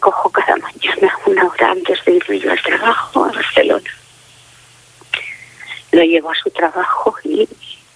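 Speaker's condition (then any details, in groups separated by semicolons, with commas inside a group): Facial palsy; ongoing medical follow-up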